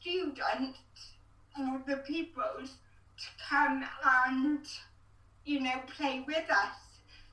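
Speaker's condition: Cerebral palsy

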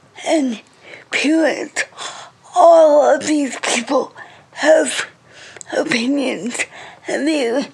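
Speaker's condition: Cerebral palsy; wheelchair user, affects reading, speech and more; reading very slow

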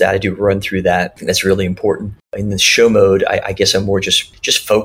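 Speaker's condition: Cleft lip and palate; many surgeries in childhood

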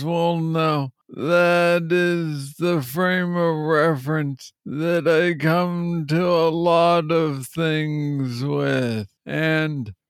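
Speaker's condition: Parkinson's disease; clear on good days, slurred words when off, intelligibility varies between episodes

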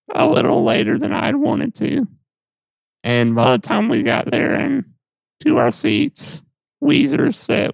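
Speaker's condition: Muscular dystrophy; muscle atrophy and weight loss

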